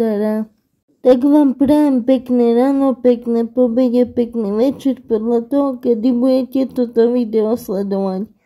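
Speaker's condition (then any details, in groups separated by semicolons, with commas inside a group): Cerebral palsy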